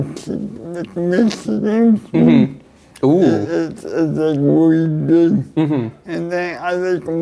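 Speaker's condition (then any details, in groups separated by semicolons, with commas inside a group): Cerebral palsy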